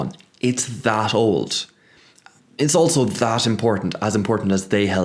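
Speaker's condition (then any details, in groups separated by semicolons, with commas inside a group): No condition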